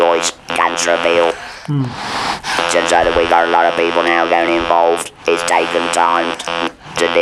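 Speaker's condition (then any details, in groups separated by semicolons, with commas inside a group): Laryngeal cancer with laryngectomy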